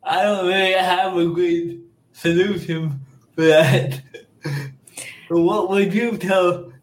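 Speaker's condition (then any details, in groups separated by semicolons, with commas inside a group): Cerebral palsy; birth oxygen loss, cord around neck, spasms, limited body control, motor deficits, childhood physical, occupational therapy; speech impairments, speech therapy from age seven with Jeff in Orlando, school speaking device declined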